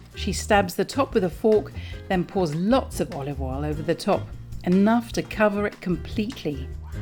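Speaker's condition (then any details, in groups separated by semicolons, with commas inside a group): No condition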